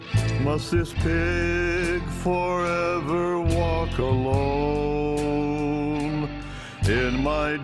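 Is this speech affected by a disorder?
No.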